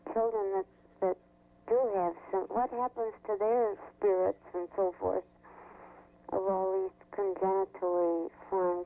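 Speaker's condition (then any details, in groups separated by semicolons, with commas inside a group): Laryngeal cancer; left throat cancer a year ago, now large right-side tumor, judged incurable at Children's Hospital, San Francisco; just out of hospital, surgery planned next week to remove tumor, throat and voice box, considering Laetrile in Mexico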